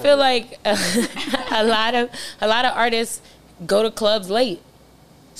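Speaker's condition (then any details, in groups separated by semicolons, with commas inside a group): No condition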